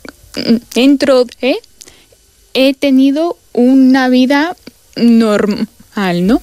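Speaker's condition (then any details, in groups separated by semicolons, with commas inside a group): Stuttering (disfemia); stuttering since about age 5, little noticed at first, blocks increasing with age, ongoing; getting stuck when speaking, sometimes brief curt answers, withdrawn; prolonged sounds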